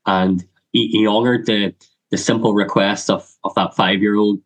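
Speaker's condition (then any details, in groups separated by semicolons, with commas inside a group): Cleft lip and palate; much speech therapy in childhood, dreaded reading aloud and public speaking as child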